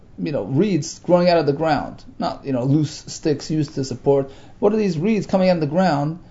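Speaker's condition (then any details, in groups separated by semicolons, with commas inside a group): No condition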